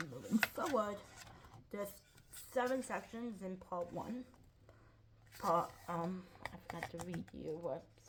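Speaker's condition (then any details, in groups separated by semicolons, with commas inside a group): Cerebral palsy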